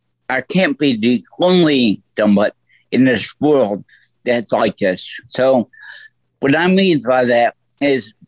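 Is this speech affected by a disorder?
Yes: stroke; voice affected.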